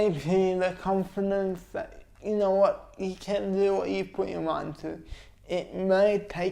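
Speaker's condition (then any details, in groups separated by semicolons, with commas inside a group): Cerebral palsy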